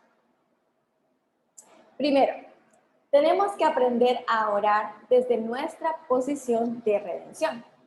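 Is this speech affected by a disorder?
No.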